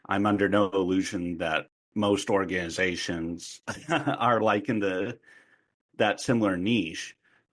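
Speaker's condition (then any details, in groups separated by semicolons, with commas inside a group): No condition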